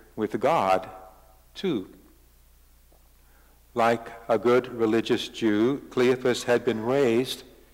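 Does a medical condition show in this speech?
No.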